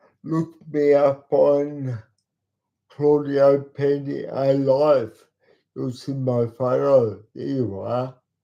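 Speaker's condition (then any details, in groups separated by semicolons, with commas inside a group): Cerebral palsy; talks slowly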